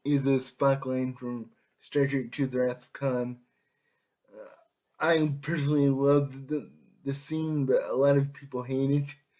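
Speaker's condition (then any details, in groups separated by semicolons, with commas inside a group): Cerebral palsy; able to speak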